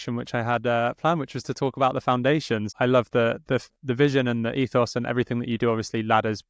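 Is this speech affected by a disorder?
No.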